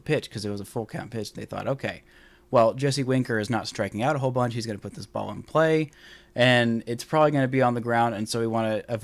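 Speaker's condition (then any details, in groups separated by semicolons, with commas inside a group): No condition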